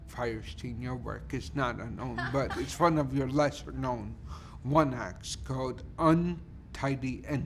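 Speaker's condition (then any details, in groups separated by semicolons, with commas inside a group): Cerebral palsy; speech primarily affected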